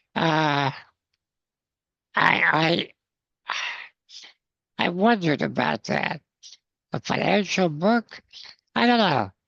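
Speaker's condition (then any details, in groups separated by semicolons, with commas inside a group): Spinal muscular atrophy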